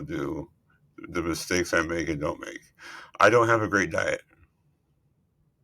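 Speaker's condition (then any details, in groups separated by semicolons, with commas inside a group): Multiple system atrophy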